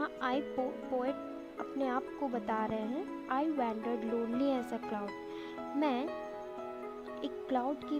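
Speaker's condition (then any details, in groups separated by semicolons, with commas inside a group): No condition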